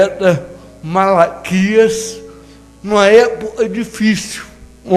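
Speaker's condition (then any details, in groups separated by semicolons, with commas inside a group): Cerebral palsy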